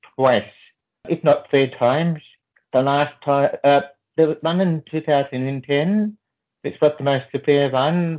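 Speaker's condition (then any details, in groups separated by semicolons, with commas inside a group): Deafness, born deaf, profound hearing loss, severe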